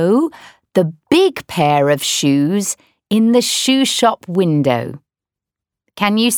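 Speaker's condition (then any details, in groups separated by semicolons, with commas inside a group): No condition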